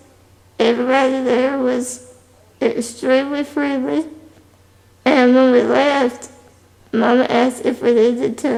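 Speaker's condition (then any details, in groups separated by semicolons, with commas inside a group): Spinal muscular atrophy type 2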